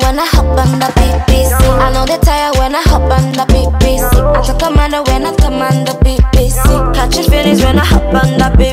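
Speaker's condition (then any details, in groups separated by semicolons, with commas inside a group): No condition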